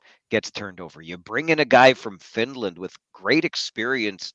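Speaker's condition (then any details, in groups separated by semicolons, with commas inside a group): No condition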